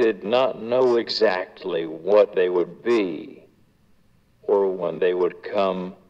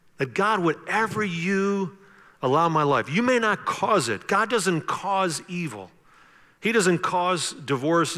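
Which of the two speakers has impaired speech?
The first: cerebral palsy; diagnosed at eight months.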